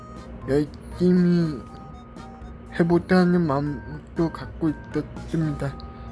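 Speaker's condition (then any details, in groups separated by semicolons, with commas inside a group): Cerebral palsy; brain lesion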